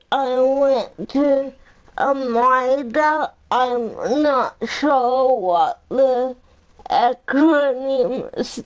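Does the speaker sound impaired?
Yes: cerebral palsy; uses a power chair.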